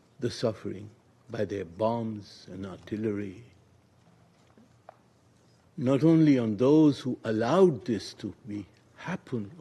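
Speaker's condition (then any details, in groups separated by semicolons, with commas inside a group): No condition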